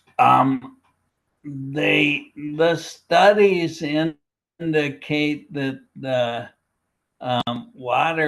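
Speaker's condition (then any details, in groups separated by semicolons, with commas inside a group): Primary lateral sclerosis, bulbar onset; still fairly independent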